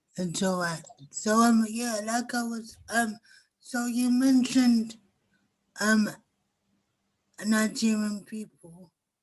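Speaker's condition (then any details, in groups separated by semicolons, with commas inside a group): Cerebral palsy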